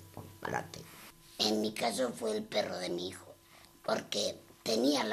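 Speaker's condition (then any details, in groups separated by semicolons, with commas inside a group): Total laryngectomy; fluent esophageal voice, upper esophagus and cricopharyngeal muscle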